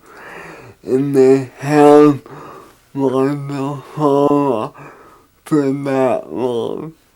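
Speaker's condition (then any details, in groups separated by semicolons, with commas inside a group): Traumatic brain injury; still hard to understand, improved with rehabilitation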